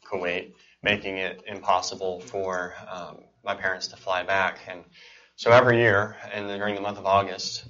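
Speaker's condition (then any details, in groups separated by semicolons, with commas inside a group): Cleft palate and cleft lip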